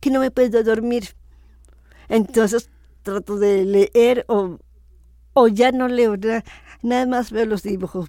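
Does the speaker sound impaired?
Yes: Down syndrome; adult woman.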